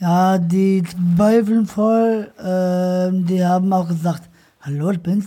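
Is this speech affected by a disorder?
Yes: Down syndrome; present from birth, trisomy 21, operated right after birth in Hannover, earlier wore corset 23 hours a day; age 26.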